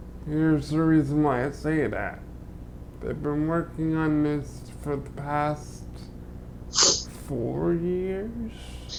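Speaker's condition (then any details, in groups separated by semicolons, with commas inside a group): Cerebral palsy; limbs affected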